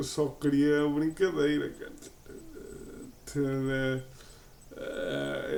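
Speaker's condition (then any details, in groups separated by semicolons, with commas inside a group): Cerebral palsy; uses a wheelchair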